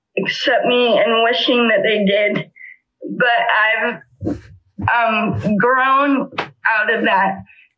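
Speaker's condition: Spastic cerebral palsy; level 1, muscle tightness, right side weaker than left, walker since age 3, physical therapy for walking

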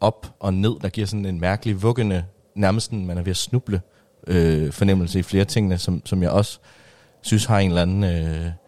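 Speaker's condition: No condition

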